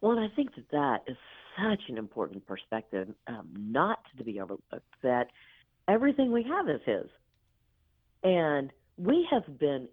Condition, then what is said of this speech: No condition.